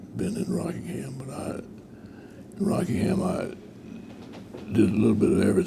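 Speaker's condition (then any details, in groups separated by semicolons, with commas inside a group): Parkinson's disease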